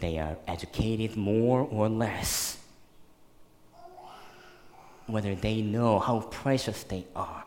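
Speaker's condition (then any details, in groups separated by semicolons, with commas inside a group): Cleft lip and palate, severe; one more surgery planned in a couple of years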